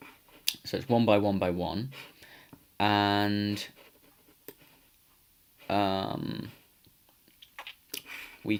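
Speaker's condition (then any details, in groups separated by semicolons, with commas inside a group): No condition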